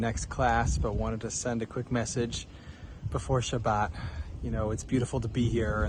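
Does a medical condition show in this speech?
No.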